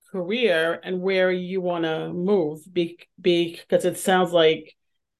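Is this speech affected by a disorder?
Yes: stuttering; stuttering persisting into adulthood; word and part-word repetitions, e.g. 'has a has a', brief word-finding pause; here repeated sounds.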